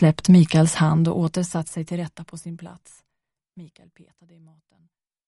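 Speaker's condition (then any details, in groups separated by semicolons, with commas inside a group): No condition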